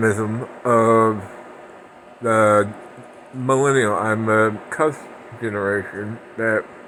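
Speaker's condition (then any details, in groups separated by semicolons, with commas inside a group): Parkinson's; speech impediment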